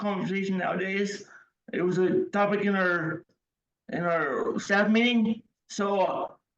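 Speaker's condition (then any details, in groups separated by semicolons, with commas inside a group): Cerebral palsy, severe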